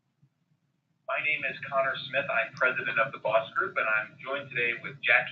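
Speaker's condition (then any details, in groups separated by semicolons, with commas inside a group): No condition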